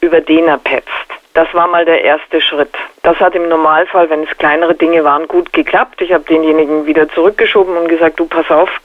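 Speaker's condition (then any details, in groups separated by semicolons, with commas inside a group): No condition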